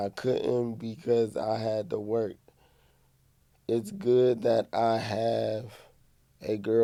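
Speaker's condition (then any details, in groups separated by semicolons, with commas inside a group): Cerebral palsy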